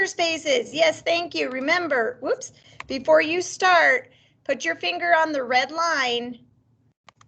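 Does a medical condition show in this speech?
No.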